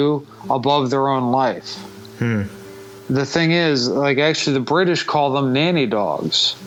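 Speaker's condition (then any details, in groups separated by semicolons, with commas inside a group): No condition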